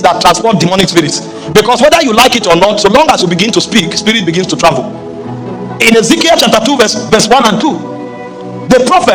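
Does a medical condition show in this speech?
No.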